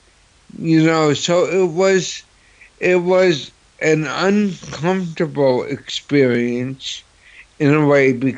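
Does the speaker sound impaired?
Yes: cerebral palsy; cerebral palsy known since childhood.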